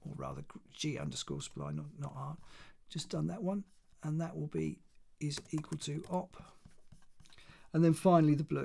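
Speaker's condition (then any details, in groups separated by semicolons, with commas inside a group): No condition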